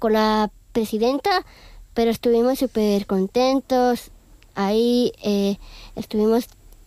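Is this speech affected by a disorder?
Yes: Down syndrome.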